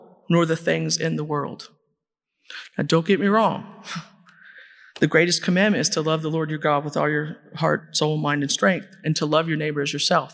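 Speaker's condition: No condition

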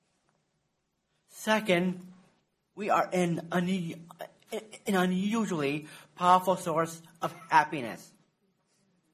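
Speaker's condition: Down syndrome; extra copy of chromosome 21, intellectual disability, high risk of alzheimer's

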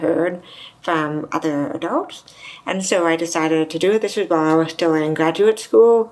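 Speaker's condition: Deafness, severe to profound; implant worse ear 34

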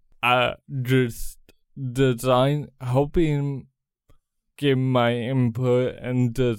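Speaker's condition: Cerebral palsy; congenital

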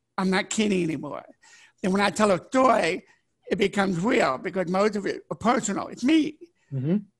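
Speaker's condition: Deafness, born deaf; could not speak until age ten

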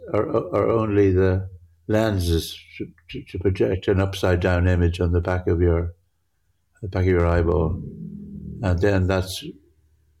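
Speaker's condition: Parkinson's; grouped objects merge together

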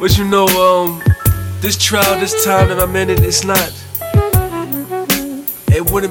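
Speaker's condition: No condition

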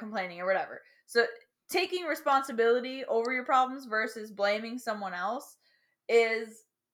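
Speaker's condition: No condition

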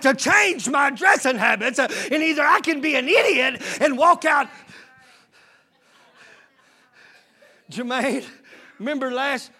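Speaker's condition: No condition

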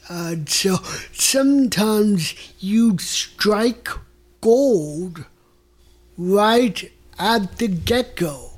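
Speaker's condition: Mild cerebral palsy; slightly higher-pitched than typical male voice

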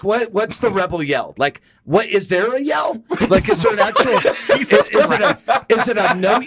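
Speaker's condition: No condition

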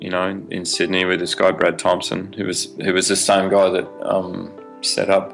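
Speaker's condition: No condition

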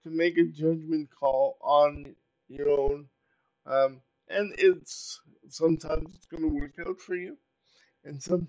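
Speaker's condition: Cerebral palsy; uses power wheelchair

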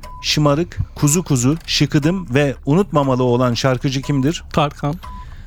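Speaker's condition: No condition

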